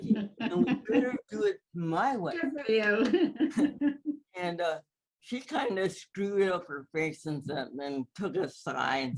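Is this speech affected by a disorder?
Yes: cerebral palsy; present from birth, balance and coordination affected, mobility scooter.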